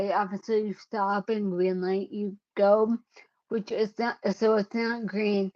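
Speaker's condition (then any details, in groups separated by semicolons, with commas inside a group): Cerebellar ataxia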